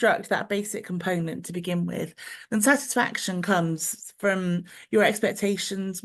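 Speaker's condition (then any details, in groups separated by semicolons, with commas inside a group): No condition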